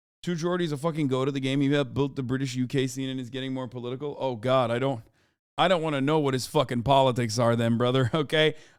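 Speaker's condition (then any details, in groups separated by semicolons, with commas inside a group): No condition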